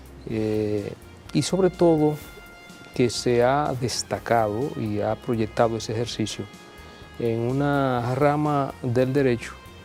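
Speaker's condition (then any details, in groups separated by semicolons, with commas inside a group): No condition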